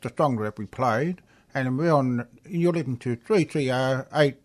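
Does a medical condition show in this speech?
Yes: hearing loss with cochlear implants; right implant 10-11 years ago, left 2-3 years later, 4-hour operation, dead hair cells, formerly hearing aids; both implants, number seven model Bluetooth phone streaming, telecoil via Cochlear app, hears fridge motor; asks others to speak slowly, struggles when people talk quickly.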